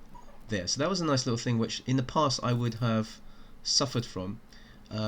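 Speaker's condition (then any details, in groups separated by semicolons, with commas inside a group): No condition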